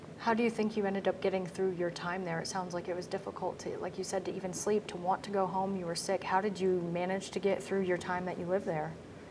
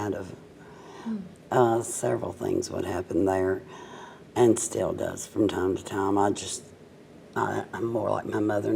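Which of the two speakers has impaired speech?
The second: cerebral palsy, mild; cerebral palsy from birth, physical form.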